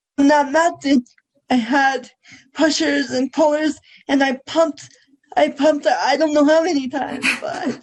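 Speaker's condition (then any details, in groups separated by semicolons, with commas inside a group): Cerebral palsy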